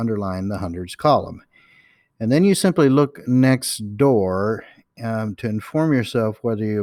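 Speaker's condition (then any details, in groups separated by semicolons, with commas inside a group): No condition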